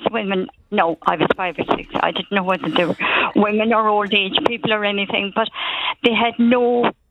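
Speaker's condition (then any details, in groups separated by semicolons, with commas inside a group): Cleft palate; congenital cleft palate, several childhood operations by Dr. Prendeville, Stephen's hospital Dublin, stays from age 4-5; elocution lessons as treatment in childhood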